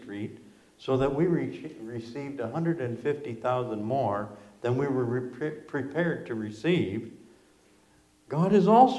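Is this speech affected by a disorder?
No.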